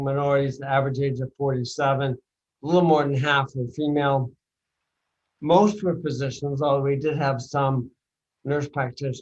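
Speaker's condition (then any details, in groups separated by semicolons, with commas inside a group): Bulbar onset ALS, mild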